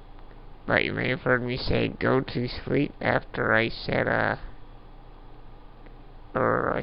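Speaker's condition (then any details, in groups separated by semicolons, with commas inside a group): Duchenne muscular dystrophy; progressive muscle wasting, emergency tracheotomy after mucus plug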